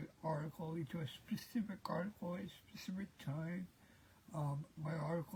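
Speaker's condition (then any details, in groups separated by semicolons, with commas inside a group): Cerebral palsy; present since birth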